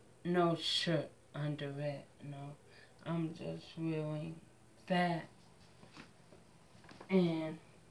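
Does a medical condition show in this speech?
Yes: mild cerebral palsy.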